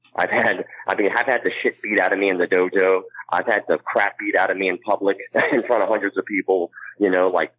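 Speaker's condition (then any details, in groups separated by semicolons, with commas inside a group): Cleft palate; congenital cleft palate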